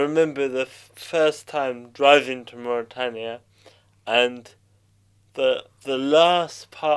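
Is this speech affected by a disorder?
Yes: cerebral palsy.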